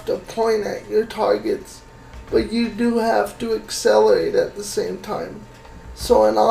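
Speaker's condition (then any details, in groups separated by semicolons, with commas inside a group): Cerebral palsy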